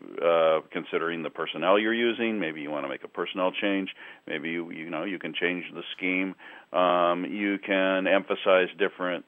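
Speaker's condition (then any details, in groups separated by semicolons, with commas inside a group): No condition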